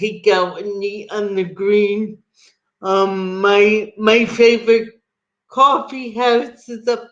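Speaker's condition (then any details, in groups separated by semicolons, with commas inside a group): Cerebral palsy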